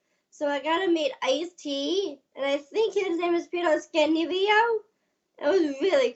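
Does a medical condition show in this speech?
Yes: Down syndrome.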